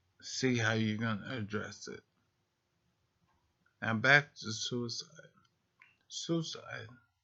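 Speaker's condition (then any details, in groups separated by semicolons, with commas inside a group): Multiple sclerosis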